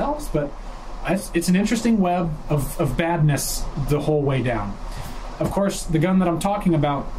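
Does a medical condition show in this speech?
No.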